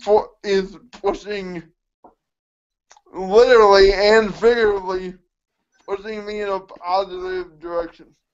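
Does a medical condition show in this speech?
Yes: cerebral palsy; mixed quadriplegia.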